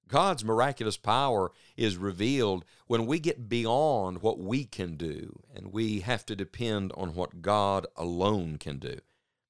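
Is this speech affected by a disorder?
No.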